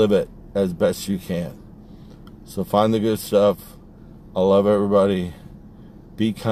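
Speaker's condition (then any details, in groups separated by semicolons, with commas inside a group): ALS; speech starting to be affected, cannot sing, breathing worsening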